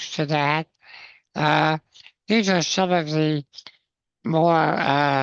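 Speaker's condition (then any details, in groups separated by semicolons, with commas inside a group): Spinal muscular atrophy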